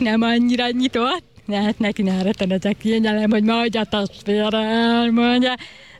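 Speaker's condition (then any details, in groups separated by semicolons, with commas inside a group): Deafness; acquired deafness, hearing lost at age 9, attended hearing school, joined deaf community at 20; signs and speaks in parallel with hearing sons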